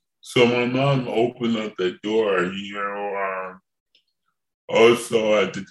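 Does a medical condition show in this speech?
Yes: cerebral palsy; from birth.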